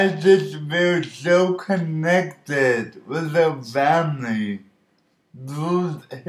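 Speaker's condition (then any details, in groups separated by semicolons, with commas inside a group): Cerebral palsy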